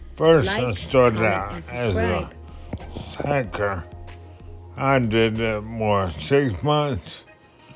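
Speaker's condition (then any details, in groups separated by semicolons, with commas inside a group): Multiple sclerosis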